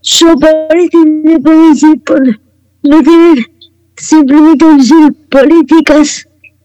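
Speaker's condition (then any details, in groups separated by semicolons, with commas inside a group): Cerebral palsy; wheelchair user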